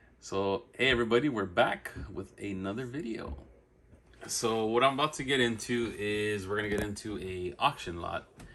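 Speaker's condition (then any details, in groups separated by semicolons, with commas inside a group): No condition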